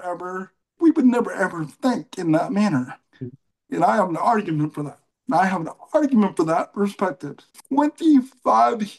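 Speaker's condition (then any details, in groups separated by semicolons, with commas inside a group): Cerebral palsy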